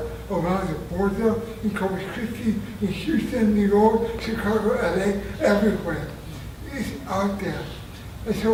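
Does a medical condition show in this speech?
Yes: traumatic brain injury; near-fatal injury.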